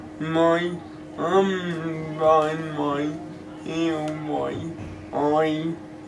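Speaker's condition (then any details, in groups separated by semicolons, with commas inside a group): Cerebral palsy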